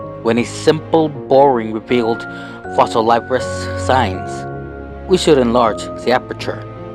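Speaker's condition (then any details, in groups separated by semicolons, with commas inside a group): No condition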